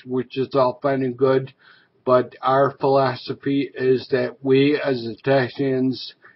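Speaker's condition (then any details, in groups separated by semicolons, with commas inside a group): Ataxia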